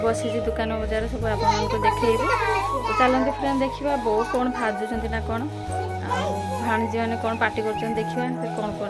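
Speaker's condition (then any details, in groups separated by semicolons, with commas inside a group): No condition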